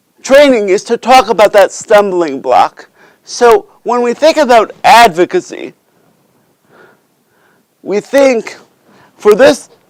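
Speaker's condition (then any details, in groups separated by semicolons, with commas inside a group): Cerebral palsy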